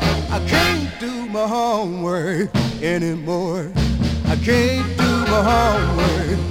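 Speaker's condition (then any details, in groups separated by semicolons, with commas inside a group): No condition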